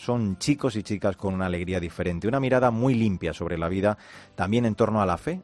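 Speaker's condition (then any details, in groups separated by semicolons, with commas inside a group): No condition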